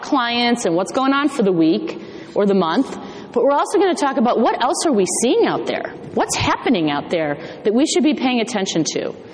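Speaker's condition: No condition

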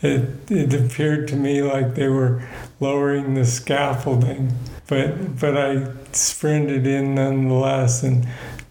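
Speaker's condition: Parkinson's disease; tasks take much longer

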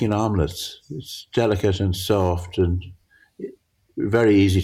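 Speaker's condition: Parkinson's; altered visual perception

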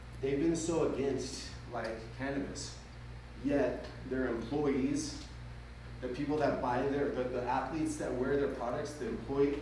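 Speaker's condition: No condition

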